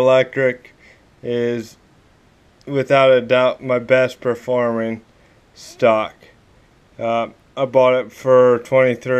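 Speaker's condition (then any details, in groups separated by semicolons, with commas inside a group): Cerebral palsy; spastic, affects walking and legs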